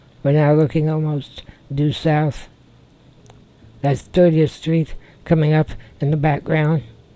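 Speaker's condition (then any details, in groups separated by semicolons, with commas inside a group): Spinal muscular atrophy type two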